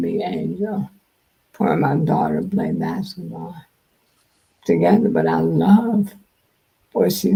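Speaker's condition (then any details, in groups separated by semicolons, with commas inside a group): Multiple sclerosis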